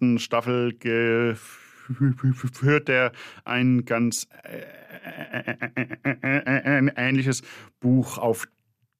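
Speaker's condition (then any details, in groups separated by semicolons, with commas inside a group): Stuttering; developmental, lifelong, possibly inherited, father stuttered, brother fluent, logopedic speech therapy, constant since second grade; strong stuttering, stronger than interviewee's ten-year-old son's, syllable and word repetitions, frequent filler interjections; repeated sounds, blocks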